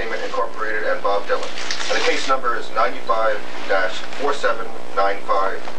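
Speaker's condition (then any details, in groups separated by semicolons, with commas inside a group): No condition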